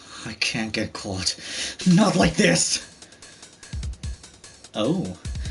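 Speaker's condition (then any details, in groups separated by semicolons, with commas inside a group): No condition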